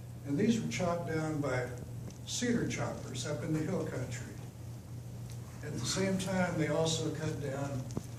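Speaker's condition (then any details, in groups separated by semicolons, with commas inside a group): No condition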